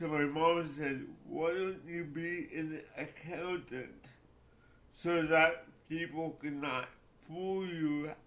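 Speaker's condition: Cerebral palsy; cerebral palsy since childhood

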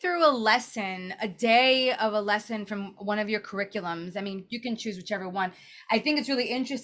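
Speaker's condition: No condition

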